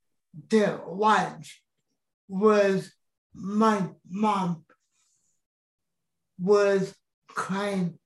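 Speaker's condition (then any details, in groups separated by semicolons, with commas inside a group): Cerebral palsy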